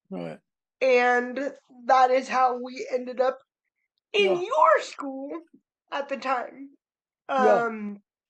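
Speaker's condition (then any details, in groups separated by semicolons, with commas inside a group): Cerebral palsy; spastic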